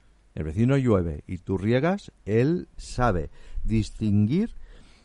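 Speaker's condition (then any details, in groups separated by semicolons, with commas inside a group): No condition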